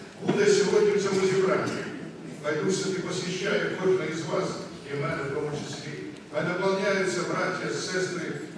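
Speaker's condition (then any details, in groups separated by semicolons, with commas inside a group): No condition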